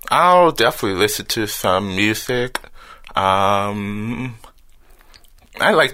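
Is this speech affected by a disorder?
Yes: hearing loss with cochlear implant; articulates words very clearly, plans words and grammar, speech therapy from first grade, special therapy post-implant.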